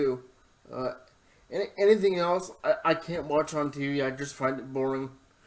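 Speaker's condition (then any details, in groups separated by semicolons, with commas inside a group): Cerebral palsy, spastic diplegia; wheelchair user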